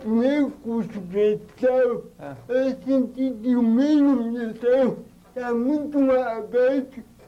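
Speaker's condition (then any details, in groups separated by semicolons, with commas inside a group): Cerebral palsy; birth oxygen deprivation, motor coordination and speech problems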